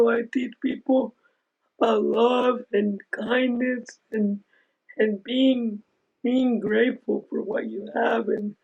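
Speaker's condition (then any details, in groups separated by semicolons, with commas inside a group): Aicardi-goutieres syndrome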